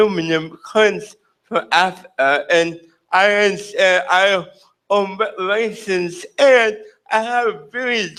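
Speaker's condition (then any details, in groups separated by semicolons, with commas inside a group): Cerebral palsy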